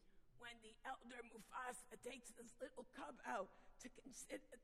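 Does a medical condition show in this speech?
Yes: vocal dysphonia; has taken away ability to sing.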